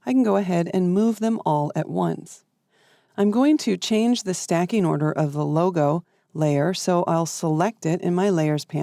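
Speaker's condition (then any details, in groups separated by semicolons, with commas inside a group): No condition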